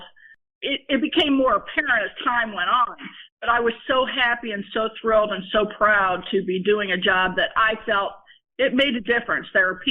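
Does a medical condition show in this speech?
No.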